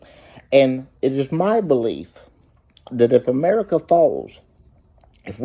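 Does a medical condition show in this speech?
Yes: cerebral palsy; reports speaking clearly.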